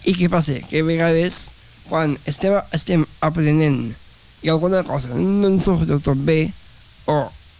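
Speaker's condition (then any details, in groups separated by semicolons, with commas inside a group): Down syndrome; age 30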